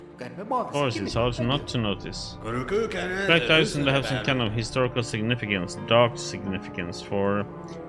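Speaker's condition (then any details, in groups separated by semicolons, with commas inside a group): No condition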